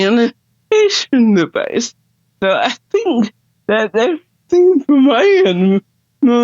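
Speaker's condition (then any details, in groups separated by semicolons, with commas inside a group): Cerebral palsy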